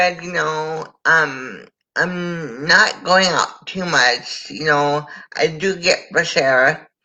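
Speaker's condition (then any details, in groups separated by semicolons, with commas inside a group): Cerebral palsy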